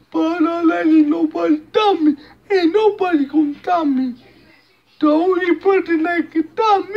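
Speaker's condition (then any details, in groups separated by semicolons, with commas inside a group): Cerebral palsy; speech hard to understand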